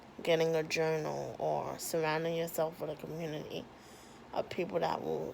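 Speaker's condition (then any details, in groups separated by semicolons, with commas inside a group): Cerebral palsy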